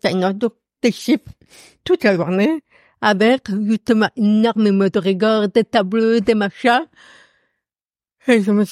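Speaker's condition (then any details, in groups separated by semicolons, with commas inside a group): Profound deafness; noticeable to everyone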